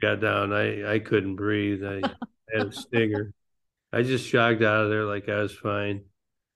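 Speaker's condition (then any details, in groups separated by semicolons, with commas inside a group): Parkinson's disease; pickleball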